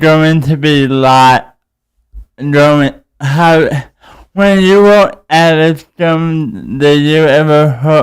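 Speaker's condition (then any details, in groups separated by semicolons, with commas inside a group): Cerebral palsy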